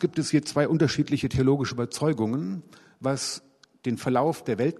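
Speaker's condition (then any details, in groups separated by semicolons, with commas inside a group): No condition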